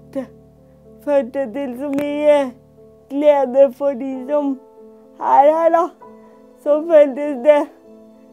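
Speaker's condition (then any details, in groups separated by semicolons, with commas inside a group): Cerebral palsy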